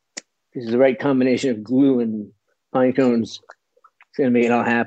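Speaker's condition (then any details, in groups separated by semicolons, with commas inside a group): Parkinson's disease; Baltimore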